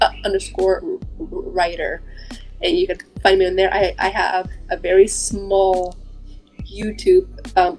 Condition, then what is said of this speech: Stuttering. So I stutter on every word when I'm not like thinking about it.